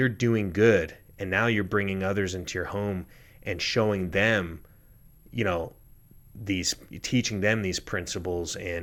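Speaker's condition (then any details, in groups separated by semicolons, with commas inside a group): No condition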